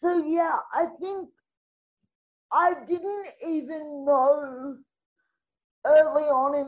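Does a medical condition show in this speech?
Yes: spastic quadriplegic cerebral palsy; from being born three months premature, full-time electric wheelchair user.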